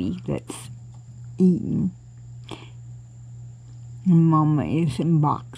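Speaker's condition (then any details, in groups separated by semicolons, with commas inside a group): Cerebral palsy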